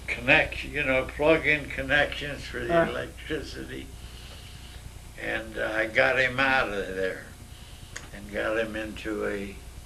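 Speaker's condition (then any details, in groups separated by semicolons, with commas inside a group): Myasthenia gravis; neurological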